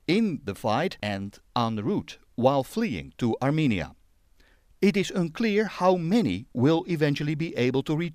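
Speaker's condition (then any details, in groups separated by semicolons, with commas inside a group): No condition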